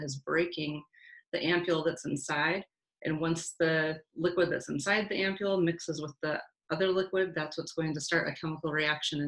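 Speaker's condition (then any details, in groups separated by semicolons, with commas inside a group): No condition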